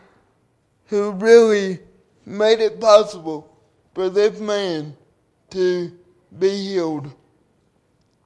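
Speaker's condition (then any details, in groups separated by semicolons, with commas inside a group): Cerebral palsy; 37 years since onset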